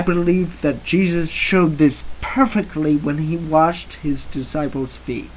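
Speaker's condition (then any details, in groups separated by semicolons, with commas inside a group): Cerebral palsy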